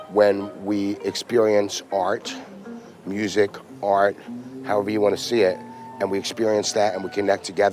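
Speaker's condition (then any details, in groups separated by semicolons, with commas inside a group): No condition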